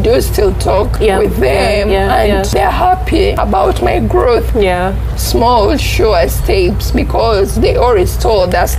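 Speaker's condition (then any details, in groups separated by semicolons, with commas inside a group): Cerebral palsy; onset in secondary school, quinine injection affected ENT system; hearing difficulty; voice and throat affected, breathing issues, speaks little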